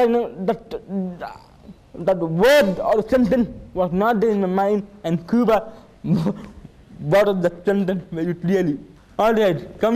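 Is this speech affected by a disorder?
Yes: cerebral palsy.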